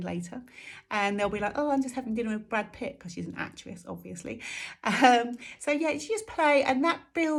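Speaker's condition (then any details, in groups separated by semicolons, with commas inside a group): No condition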